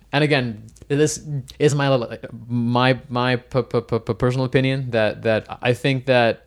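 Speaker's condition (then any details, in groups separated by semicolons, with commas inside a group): Stuttering; onset age 8 in Hong Kong, possibly genetic, long covert, avoided speaking, substituted words, spoke fast; fluency shaping therapy in Mumbai and Japan, American Institute for Stuttering intensive, accepting stuttering 1.5 years; audible voluntary stuttering, deliberately tries to stutter as management strategy; repeated sounds, repeated words, prolonged sounds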